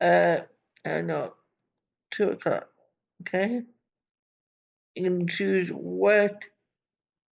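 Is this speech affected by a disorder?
Yes: cerebral palsy; from birth.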